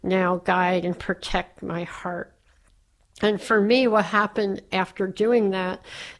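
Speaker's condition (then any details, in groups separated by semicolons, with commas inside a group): Cleft palate; speech impediment while growing up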